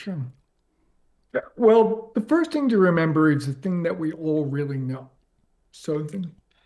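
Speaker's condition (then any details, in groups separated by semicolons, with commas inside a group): ALS; progressive, onset leg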